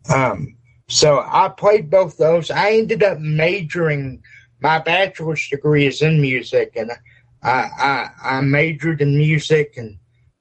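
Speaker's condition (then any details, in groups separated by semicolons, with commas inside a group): Cerebral palsy; cerebral palsy from birth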